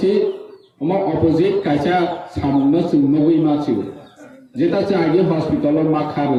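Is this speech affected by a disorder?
No.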